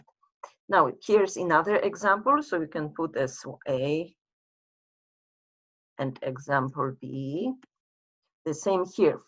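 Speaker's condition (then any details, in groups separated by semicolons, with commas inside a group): No condition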